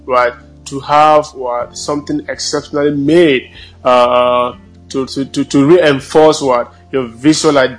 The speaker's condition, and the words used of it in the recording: No condition.